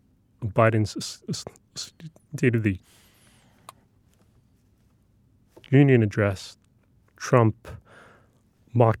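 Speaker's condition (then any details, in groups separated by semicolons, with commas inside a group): Stutter; described as neurological, ongoing into adulthood; still stutters; blocks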